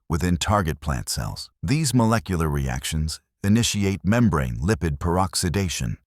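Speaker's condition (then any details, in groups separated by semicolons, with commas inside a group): No condition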